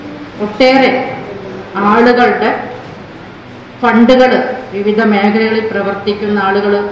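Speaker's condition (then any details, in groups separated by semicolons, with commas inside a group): No condition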